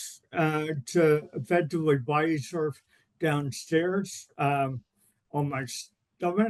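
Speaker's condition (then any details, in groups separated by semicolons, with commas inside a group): Cerebral palsy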